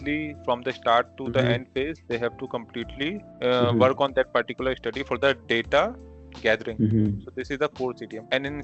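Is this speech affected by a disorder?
No.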